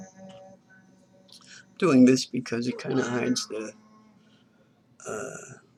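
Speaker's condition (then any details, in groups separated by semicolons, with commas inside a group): Cerebral palsy; from birth, umbilical cord around neck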